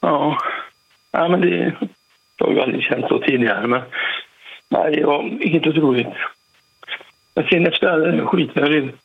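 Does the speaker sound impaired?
Yes: Parkinson's disease; 40-50 tablets a day for Parkinson's; throat feels rough after an operation, recent intensive care stay with oxygen mask; sometimes hard to speak, trouble getting voice out properly.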